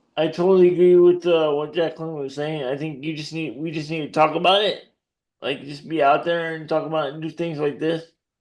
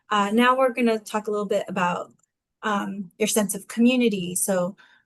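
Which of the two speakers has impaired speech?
The first: cerebral palsy; dexterity issue.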